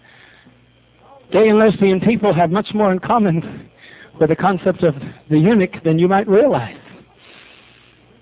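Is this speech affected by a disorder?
No.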